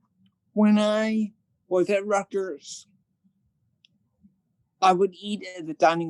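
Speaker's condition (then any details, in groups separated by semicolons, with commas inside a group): Cerebral palsy; from birth, hearing loss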